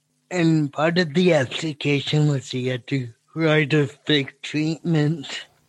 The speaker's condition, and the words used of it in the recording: Cerebral palsy. I think I'm kind of picking up your stammer.